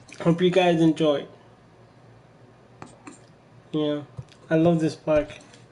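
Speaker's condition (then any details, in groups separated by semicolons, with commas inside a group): Cerebral palsy; from birth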